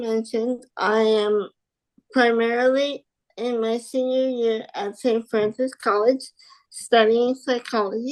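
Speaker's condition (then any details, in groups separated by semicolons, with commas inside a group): Spastic quadriplegic cerebral palsy; spastic quadriplegic, from birth; wheelchair often, walker more after physical therapy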